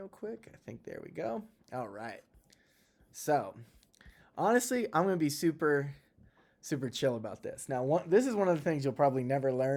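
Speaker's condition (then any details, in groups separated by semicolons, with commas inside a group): No condition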